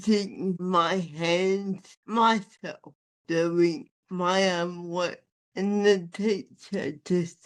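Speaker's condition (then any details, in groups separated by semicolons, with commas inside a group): Athetoid spastic cerebral palsy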